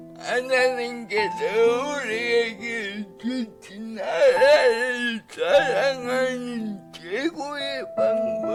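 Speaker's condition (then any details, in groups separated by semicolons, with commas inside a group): Brain lesion disability grade 1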